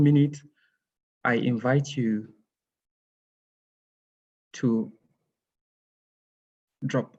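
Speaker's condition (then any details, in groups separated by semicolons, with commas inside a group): No condition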